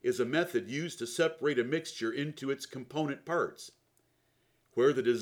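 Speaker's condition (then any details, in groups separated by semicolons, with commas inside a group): No condition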